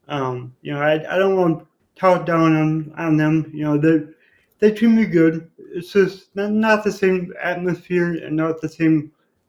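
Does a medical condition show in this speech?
Yes: cerebral palsy; born without pulse or breathing and revived.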